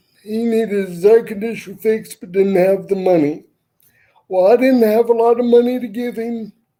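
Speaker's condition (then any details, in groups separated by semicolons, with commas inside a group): Cerebral palsy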